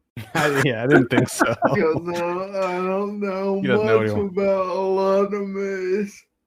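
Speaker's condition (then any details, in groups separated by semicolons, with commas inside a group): Friedreich's ataxia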